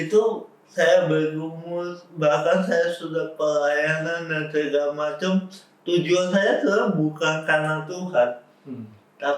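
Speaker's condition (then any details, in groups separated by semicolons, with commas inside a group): Cerebral palsy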